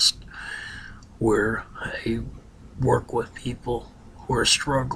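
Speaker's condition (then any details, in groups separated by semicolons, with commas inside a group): Ataxia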